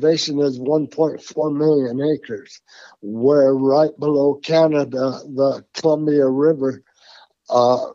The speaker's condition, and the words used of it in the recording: Parkinson's disease. Obviously, I can rattle on for quite a while now.